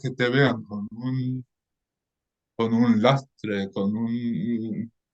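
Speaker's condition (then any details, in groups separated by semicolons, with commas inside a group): Cerebral palsy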